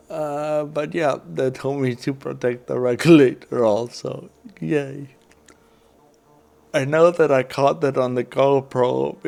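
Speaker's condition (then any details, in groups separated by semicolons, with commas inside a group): Cerebral palsy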